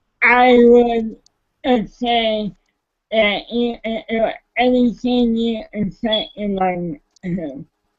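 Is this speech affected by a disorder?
Yes: cerebral palsy; taking medication.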